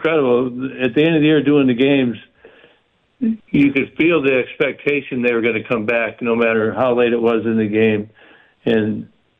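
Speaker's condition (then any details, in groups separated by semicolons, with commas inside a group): Parkinson's; stays active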